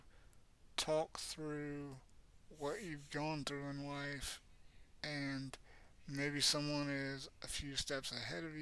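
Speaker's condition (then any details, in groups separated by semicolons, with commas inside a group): Cerebral palsy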